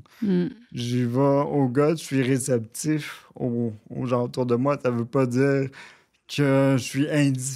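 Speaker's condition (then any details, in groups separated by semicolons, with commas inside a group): Cerebral palsy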